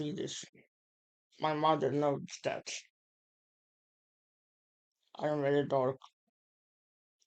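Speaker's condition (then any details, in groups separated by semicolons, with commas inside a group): Muscular Parkinson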